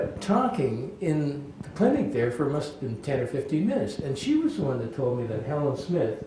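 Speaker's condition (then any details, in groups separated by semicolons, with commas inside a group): No condition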